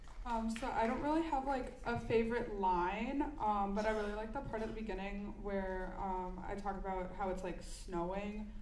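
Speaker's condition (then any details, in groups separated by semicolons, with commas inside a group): No condition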